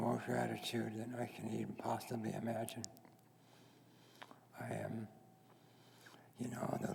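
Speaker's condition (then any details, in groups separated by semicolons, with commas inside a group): Head and neck cancer; vocal cord paralysis affects voice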